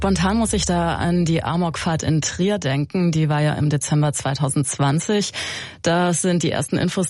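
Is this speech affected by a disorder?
No.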